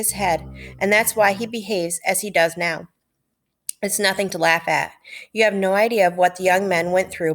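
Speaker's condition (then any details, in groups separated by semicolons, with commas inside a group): No condition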